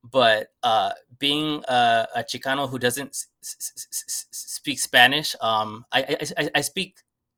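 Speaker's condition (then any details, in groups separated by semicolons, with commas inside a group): Stutter; stutter since childhood, never addressed as stuttering, talked a lot and fast, constantly told to slow down; adult, repeats words, gets stuck on words, often cannot start sentences, stutter also obstacle in Spanish; word repetitions, blocks at sentence start, stutters in Spanish too; repeated sounds, repeated words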